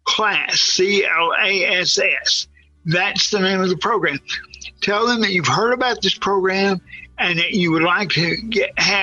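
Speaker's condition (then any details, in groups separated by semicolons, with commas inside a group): Cerebral palsy, severe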